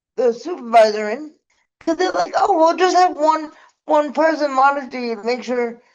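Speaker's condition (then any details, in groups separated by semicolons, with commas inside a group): Cerebral palsy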